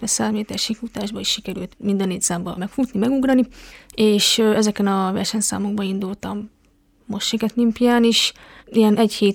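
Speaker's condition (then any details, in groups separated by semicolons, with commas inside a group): Deafness; congenital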